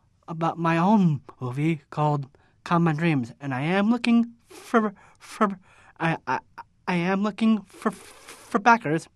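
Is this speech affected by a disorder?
Yes: Down syndrome; cognitive disability.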